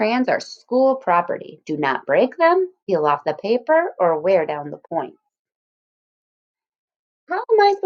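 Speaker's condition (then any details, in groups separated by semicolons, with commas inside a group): No condition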